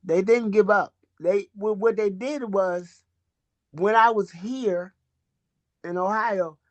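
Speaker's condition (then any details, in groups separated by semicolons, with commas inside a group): Cerebral palsy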